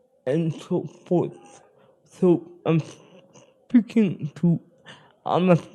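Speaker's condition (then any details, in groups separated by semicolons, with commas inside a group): Spastic cerebral palsy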